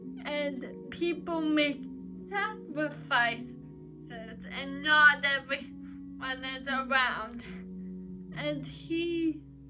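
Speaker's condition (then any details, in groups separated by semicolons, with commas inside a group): Cerebral palsy; uses crutches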